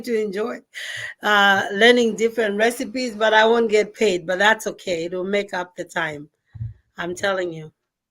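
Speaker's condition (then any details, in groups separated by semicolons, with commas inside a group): No condition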